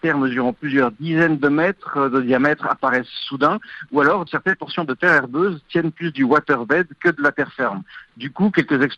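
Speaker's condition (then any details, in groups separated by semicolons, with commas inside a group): No condition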